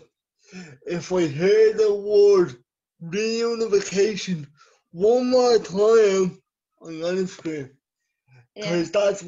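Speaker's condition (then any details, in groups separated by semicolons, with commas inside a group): Cerebral palsy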